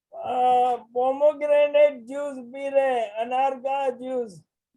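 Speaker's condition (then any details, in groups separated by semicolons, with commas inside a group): Motor neurone disease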